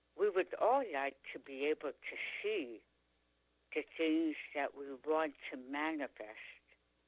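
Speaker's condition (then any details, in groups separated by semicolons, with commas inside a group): Tongue cancer; stage 4 tongue cancer, chronic sore throat, 3/4 tongue removed by dr. Oxford, second surgery; speaking and eating again after surgery; after surgery could not speak or swallow, feeding tube, now speaks pretty clearly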